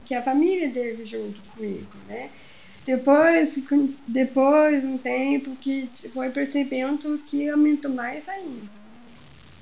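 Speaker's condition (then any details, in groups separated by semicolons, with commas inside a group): Down syndrome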